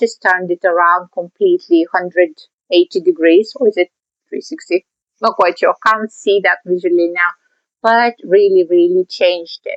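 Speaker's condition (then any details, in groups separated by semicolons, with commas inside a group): No condition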